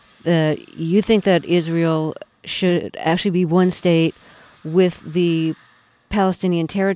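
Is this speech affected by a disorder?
No.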